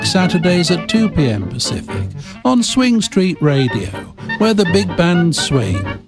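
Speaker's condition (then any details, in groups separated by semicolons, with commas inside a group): No condition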